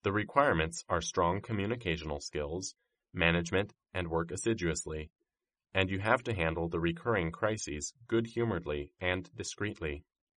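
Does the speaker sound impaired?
No.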